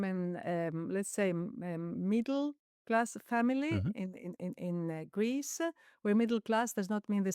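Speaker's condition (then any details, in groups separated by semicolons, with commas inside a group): No condition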